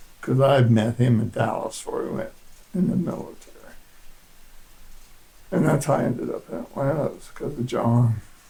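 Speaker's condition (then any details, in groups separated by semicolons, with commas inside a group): Parkinson's disease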